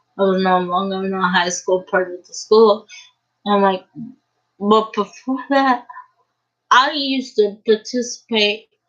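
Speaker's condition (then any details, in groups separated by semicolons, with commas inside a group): Cerebral palsy; uses a wheelchair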